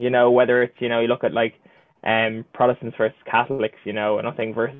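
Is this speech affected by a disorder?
No.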